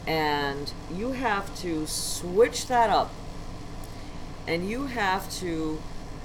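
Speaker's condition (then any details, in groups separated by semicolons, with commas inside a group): No condition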